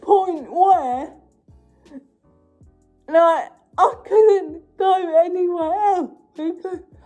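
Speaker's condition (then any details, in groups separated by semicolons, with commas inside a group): Cerebral palsy; uses feeding aid; sounds a little funny, breathing affected, recent voice trouble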